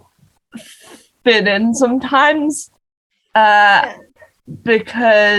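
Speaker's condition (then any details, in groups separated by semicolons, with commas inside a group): Cerebral palsy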